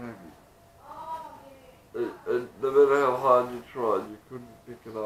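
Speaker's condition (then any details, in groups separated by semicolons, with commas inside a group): Duchenne muscular dystrophy; stopped walking at 10, full-time ventilation since about 35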